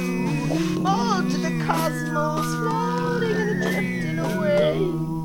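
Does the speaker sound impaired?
No.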